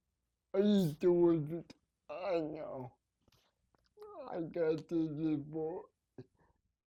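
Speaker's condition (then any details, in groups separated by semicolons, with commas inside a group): Cerebral palsy; needs help at night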